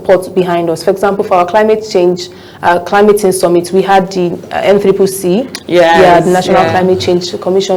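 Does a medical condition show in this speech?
No.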